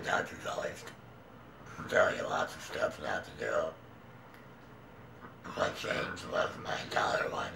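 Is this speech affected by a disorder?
Yes: laryngectomy; tongue cancer.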